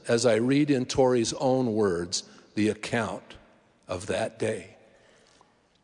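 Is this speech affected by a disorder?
No.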